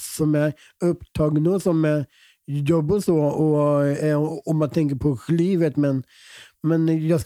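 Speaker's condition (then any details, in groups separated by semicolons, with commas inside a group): Down syndrome; present from birth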